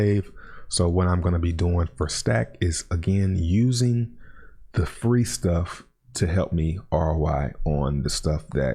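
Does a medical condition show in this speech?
No.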